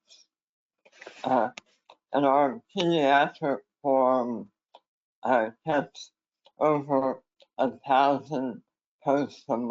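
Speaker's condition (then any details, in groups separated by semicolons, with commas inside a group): Head and neck cancer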